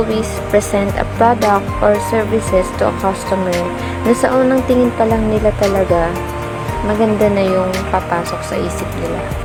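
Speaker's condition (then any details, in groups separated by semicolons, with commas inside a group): No condition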